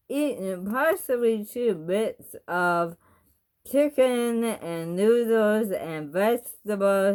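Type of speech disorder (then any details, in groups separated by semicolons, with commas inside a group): Bulbar dysarthria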